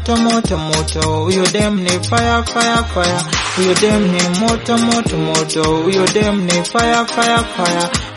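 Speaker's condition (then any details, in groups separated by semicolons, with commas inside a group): No condition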